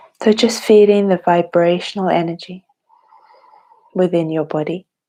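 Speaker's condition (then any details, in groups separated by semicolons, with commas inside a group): No condition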